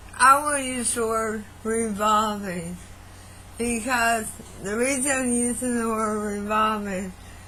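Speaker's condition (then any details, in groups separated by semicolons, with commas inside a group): Throat cancer radiation damage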